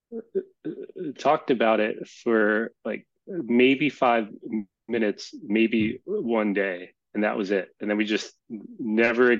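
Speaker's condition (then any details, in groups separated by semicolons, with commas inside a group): Stuttering; childhood onset, speech therapy as child; still stutters as adult, gradually more comfortable with stuttering; phone time pressure harder, more comfortable speaking face-to-face; blocks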